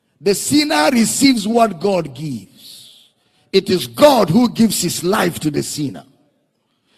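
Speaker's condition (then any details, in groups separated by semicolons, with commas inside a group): No condition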